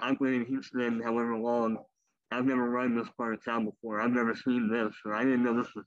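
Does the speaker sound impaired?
Yes: cleft lip and palate; former wheelchair user.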